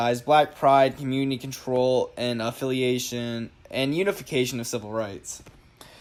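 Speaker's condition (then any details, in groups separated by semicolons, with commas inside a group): No condition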